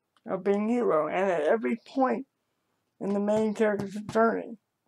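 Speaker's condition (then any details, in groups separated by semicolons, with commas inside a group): Cerebral palsy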